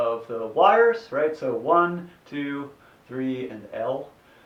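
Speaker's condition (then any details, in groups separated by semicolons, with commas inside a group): No condition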